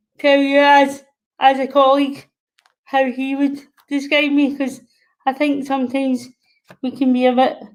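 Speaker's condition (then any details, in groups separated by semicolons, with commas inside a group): Cerebral palsy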